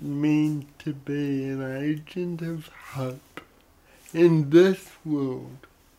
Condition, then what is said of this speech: Cerebral palsy. You're hearing an odd sort of voice. I've got cerebral palsy, and basically what that means is when I was born, or around the time